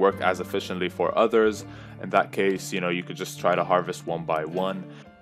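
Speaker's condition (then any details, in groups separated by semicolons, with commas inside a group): No condition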